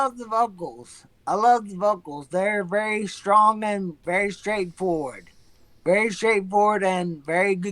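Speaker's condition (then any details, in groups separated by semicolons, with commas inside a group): Severe traumatic brain injury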